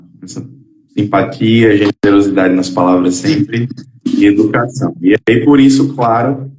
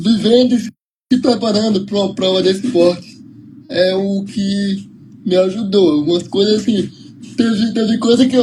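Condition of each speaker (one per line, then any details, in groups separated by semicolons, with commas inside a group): No condition
Cerebral palsy; uses wheelchair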